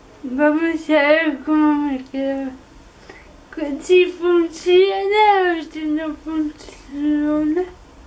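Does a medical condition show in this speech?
Yes: cerebral palsy.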